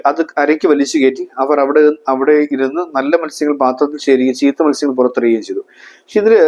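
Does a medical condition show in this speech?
No.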